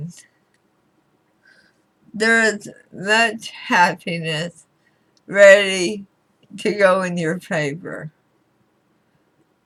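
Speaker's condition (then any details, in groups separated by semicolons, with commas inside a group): Throat cancer radiation damage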